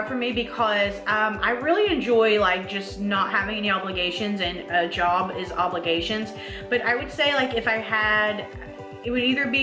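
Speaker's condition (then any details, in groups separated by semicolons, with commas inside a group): No condition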